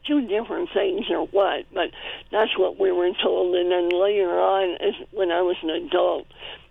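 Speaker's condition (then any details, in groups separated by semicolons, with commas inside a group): Cleft palate; congenital cleft palate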